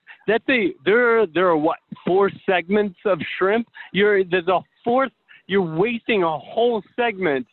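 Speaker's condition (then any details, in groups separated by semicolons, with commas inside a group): No condition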